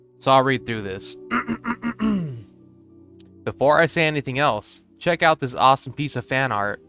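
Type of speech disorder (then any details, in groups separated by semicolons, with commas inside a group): None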